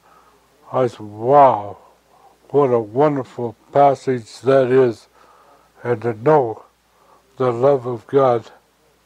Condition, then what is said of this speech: Stroke. His speech slurred, his hands trembled.